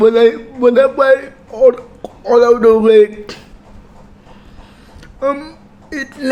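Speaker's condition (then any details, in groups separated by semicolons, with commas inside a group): Cerebral palsy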